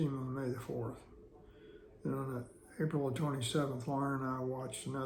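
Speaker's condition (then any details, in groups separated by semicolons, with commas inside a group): Parkinson's disease; persistent voice problem, thick saliva, frequent throat clearing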